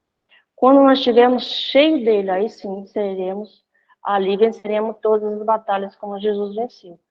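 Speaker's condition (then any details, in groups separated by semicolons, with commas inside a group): No condition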